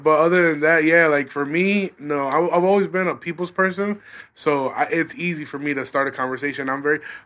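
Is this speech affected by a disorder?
No.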